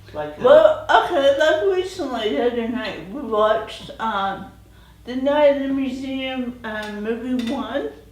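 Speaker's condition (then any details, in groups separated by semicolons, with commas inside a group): Cerebral palsy; present from birth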